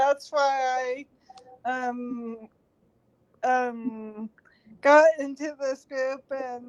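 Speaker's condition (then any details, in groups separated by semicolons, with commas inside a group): Cerebral palsy; since birth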